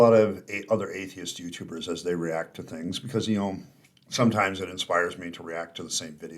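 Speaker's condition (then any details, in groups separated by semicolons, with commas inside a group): No condition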